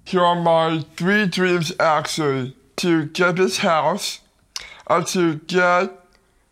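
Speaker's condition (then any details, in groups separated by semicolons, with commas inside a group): Down syndrome; congenital, two holes in heart, open heart surgery under 5 months, four major ear surgeries, small ear canals; about 20 years old, poor balance, slow reaction time, cannot eat or drink while riding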